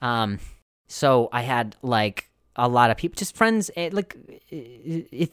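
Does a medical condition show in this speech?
Yes: stutter; stutters sometimes, abbreviates words, less stuttering when comfortable, stutters most around uncomfortable family; here repeated sounds, prolonged sounds.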